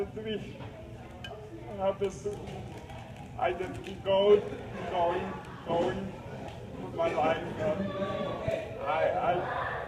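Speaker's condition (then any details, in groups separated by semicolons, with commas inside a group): Cerebral palsy; uses a lift for transfers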